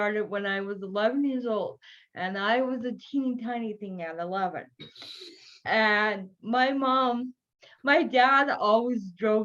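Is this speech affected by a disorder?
Yes: cerebral palsy.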